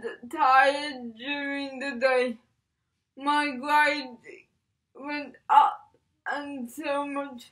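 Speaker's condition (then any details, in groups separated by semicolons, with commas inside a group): Cerebral palsy; speech affected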